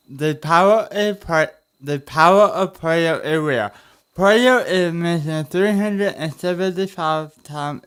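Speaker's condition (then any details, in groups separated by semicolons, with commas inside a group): Cerebral palsy; spine surgery; able to walk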